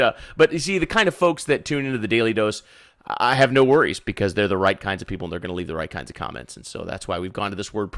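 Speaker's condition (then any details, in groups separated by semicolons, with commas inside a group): No condition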